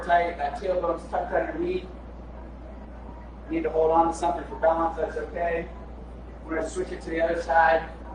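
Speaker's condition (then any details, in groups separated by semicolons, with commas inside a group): No condition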